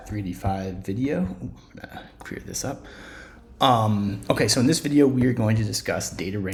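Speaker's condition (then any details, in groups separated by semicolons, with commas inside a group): No condition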